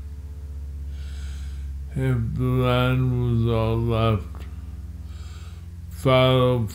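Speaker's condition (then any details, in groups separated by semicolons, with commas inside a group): Multiple sclerosis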